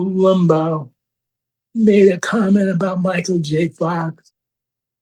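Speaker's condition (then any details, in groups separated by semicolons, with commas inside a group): Parkinson's disease; deep brain stimulation electrodes implanted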